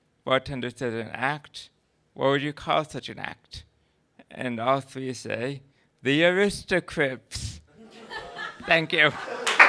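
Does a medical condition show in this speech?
Yes: cerebral palsy; oxygen deprivation at birth.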